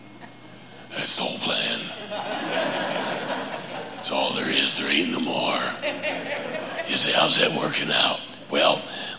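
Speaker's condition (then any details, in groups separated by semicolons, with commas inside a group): Laryngeal cancer; cancer recurred at fourth three-month checkup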